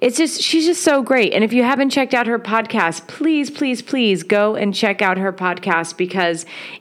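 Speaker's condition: No condition

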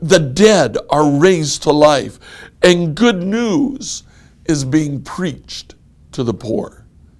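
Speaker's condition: No condition

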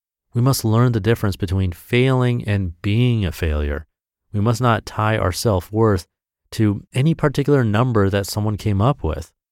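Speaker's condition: No condition

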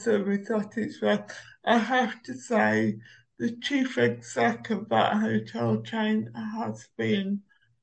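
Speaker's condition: Cerebral palsy; uses Omeo wheelchair

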